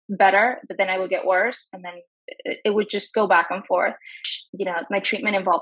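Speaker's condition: No condition

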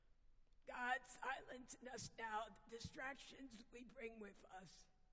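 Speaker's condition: Vocal dysphonia; not painful

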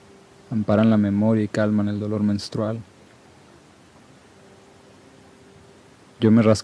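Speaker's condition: No condition

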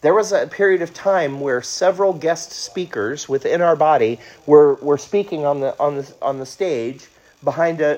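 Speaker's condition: No condition

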